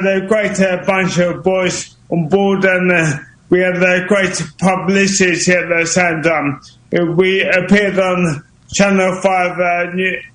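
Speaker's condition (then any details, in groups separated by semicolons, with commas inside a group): Motor neuron disease; motor neuron disease diagnosed several years ago; voice slowing down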